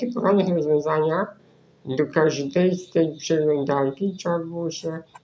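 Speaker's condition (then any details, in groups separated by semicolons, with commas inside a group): Spinal muscular atrophy; right-click via two keys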